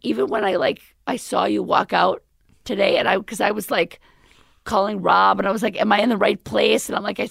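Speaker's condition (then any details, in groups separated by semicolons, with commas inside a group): Left vocal cord paralysis, left unilateral; permanent left cord, near-fatal pneumonia two years ago, intubation, tracheostomy, feeding tube, steroid injections; current voice temporary after recent surgery, could not talk or swallow during acute illness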